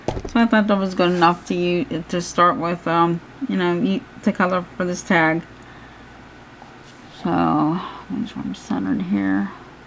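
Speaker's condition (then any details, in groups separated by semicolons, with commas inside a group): Cerebral palsy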